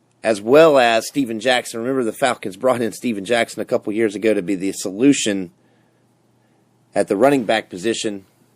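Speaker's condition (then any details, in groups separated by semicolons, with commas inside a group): No condition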